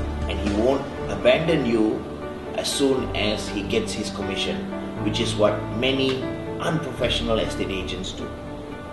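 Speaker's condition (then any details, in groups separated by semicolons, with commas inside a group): No condition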